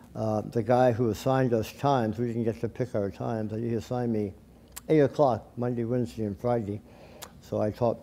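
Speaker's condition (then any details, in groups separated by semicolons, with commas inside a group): Tongue cancer surgery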